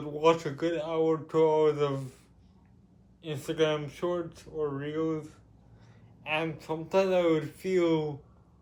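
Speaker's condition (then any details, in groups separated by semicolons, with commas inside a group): Cerebral palsy; with developmental delay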